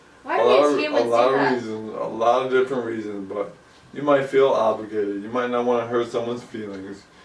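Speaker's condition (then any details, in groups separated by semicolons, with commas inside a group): ALS; about 2 years since onset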